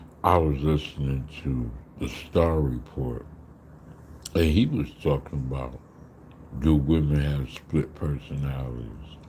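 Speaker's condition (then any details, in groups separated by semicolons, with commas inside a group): Slurred speech; still slurs words occasionally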